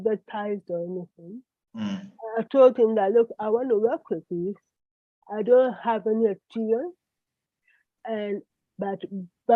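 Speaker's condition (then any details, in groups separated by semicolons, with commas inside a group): Cerebral palsy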